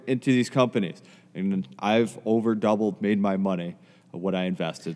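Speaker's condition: No condition

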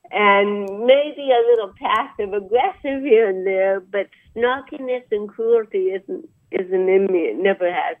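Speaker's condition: Cerebral palsy; deaf, ungraceful movement, very slow handwriting, past spinal cord surgery, walking poor afterward; about 63 years old

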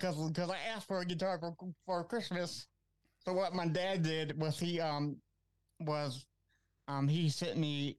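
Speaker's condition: Cerebral palsy; from birth, special education throughout school, learned slower

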